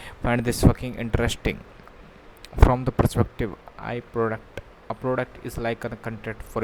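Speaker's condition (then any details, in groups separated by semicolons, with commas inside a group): No condition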